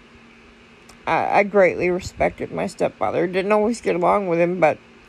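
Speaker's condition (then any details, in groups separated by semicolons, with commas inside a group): Cerebral palsy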